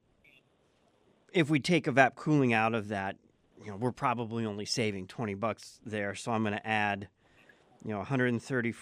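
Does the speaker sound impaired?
No.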